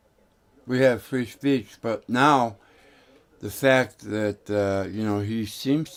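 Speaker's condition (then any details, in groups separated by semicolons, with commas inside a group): Tongue cancer; tongue tumor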